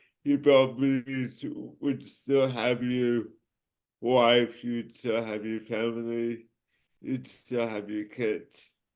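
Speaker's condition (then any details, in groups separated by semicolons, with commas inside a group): Cerebral palsy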